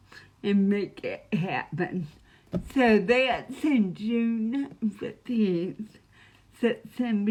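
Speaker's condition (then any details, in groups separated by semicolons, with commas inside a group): Cerebral palsy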